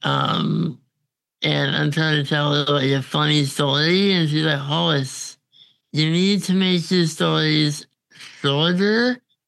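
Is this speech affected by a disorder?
Yes: congenital muscular dystrophy; diagnosed at 6 months, chronically physically disabled; on a ventilator, goes downtown on own, more independent than ever.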